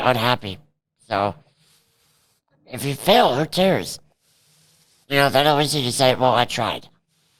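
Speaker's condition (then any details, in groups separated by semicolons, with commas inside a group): Cerebral palsy; present from birth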